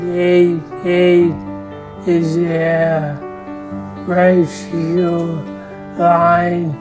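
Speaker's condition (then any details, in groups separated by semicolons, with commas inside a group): ALS; speech onset; about one year since speech onset, daily fatigue; losing clear speech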